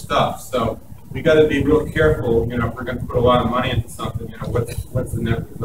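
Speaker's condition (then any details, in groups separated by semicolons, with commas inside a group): No condition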